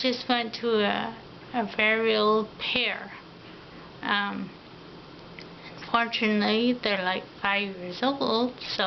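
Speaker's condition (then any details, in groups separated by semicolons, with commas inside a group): Ataxia; affects mouth and tongue coordination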